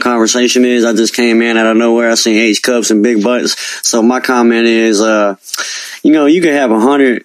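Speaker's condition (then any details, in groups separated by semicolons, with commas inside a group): Cleft lip and palate; present from birth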